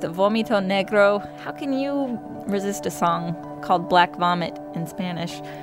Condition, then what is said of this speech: None; typical speech.